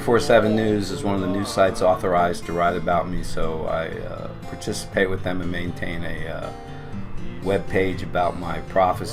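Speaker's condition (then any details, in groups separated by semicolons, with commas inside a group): No condition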